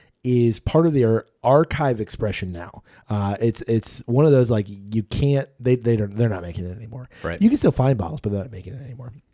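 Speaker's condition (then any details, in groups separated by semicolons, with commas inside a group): No condition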